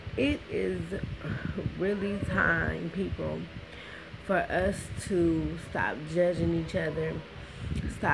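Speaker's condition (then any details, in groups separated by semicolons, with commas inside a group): Cerebral palsy, spastic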